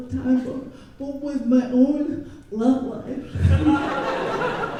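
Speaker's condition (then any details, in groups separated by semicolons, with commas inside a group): Cerebral palsy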